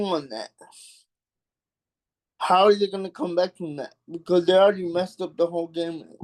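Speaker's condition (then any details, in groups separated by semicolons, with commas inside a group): Cerebral palsy; affects hands and back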